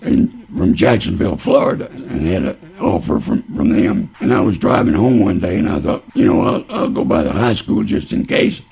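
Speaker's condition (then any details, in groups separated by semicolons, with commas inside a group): Laryngeal cancer; unable to eat or drink for past three years, all intake through feeding tube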